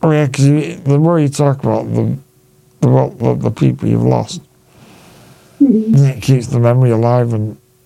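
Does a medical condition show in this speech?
Yes: Duchenne muscular dystrophy; night ventilator, past punctured lung on night ventilator.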